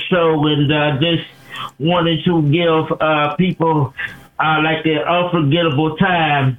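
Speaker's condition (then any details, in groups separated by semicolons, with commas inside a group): Cerebral palsy; performs from wheelchair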